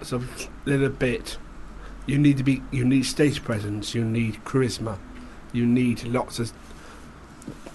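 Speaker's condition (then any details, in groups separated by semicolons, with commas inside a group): Down syndrome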